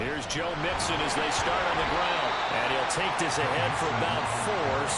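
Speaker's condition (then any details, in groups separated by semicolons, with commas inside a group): No condition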